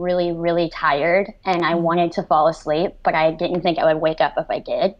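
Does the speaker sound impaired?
Yes: cleft lip and palate, severe.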